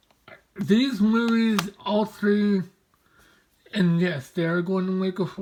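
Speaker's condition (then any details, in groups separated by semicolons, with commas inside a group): Mobius syndrome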